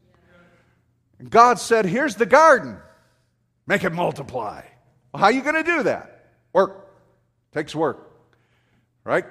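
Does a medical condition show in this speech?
No.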